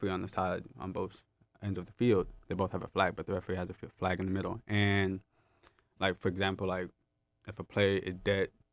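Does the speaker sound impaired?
Yes: hearing loss (hard of hearing), drug-induced (gentamicin); right ear profound near deaf, left ear moderate, caused by gentamicin; hearing aids on at all times, reads lips, relies on voice loudness; had speech therapy because of hearing loss.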